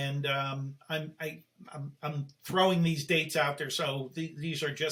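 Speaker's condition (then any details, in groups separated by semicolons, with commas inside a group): No condition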